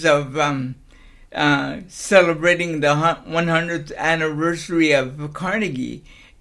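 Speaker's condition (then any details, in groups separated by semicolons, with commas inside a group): Cerebral palsy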